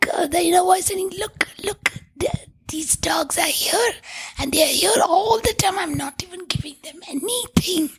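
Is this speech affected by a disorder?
Yes: tracheostomy, vocal cords permanently constricted from smoke inhalation.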